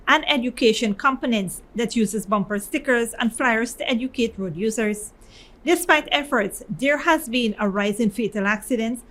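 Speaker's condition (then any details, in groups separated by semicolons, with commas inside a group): No condition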